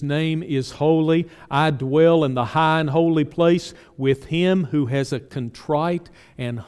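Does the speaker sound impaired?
No.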